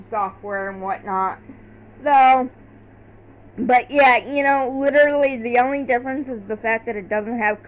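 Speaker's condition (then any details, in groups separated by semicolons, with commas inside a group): Cerebral palsy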